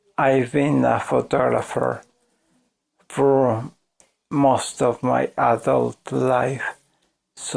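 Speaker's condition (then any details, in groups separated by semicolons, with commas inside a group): ALS; voice severely damaged, hard to understand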